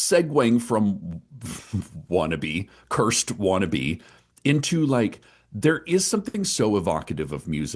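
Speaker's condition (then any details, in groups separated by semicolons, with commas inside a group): No condition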